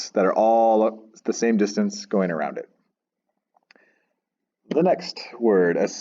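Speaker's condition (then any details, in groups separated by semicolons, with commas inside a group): No condition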